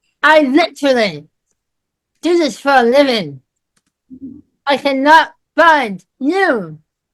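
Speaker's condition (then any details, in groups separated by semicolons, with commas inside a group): Myasthenia gravis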